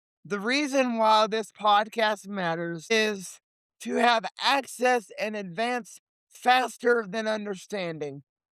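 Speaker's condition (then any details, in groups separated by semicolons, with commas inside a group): Cerebral palsy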